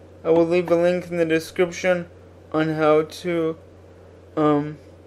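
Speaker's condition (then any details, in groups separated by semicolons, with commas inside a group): Cerebral palsy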